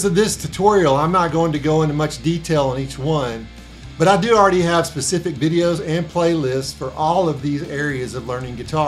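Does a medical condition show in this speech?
No.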